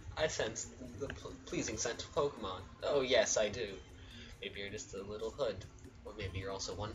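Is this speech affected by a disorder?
No.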